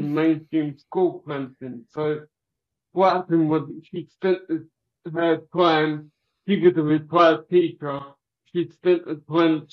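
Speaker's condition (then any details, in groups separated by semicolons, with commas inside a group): Cerebral palsy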